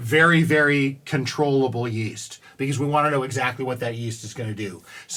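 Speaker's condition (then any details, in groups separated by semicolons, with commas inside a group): No condition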